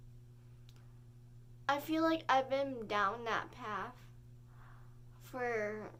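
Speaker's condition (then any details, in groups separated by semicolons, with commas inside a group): Cerebral palsy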